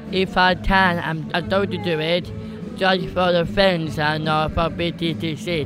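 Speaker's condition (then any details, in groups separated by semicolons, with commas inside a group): Down syndrome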